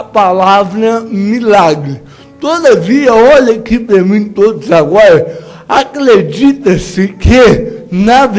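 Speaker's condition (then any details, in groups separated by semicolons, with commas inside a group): Cerebral palsy; no speech as child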